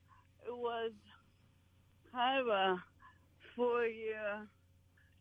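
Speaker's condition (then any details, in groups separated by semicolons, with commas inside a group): ALS; symptoms from early 2023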